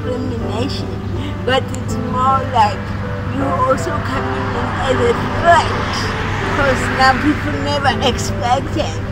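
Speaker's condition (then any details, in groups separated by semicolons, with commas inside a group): Cerebral palsy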